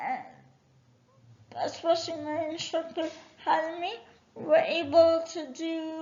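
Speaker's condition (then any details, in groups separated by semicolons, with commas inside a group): Cerebral palsy; affects all four limbs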